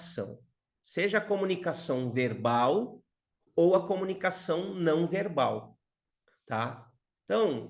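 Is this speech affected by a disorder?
No.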